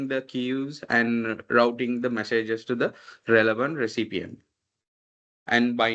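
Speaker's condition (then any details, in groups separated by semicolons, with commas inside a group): No condition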